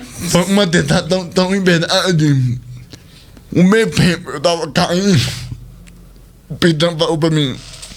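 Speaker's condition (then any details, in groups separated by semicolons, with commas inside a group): Cerebral palsy; speech not normal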